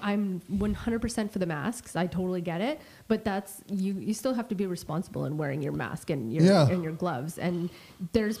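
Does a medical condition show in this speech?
No.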